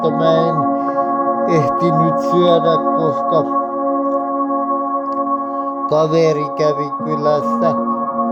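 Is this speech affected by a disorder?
Yes: cerebral palsy.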